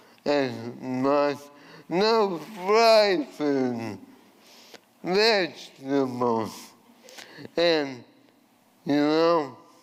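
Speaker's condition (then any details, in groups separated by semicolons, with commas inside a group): ALS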